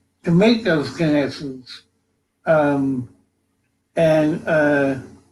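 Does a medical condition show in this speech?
Yes: cerebral palsy.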